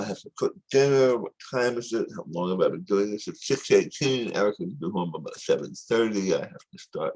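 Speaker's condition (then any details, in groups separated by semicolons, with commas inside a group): Tongue cancer surgery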